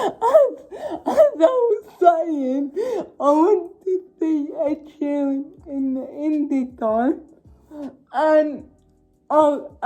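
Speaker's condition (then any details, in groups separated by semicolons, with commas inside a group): Cerebral palsy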